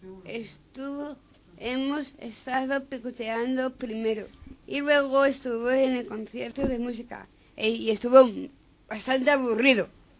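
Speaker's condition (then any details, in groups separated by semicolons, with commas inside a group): Down syndrome; reads news item aloud on live radio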